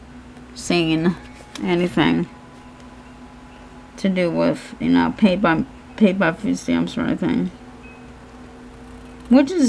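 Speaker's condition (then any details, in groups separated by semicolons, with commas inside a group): Cerebral palsy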